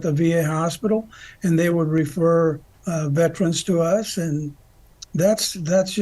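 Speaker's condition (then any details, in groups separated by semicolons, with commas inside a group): No condition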